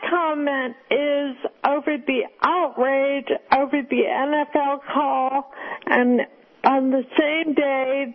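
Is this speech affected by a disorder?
Yes: disability affecting speech; asks host to bear with her.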